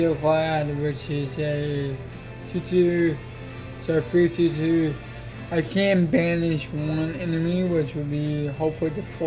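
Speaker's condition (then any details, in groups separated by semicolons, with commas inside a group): Cerebral palsy; affects legs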